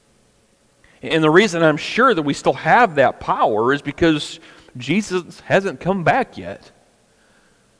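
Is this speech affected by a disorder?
No.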